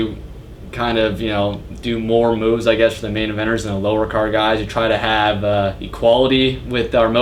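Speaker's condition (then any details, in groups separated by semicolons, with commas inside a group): No condition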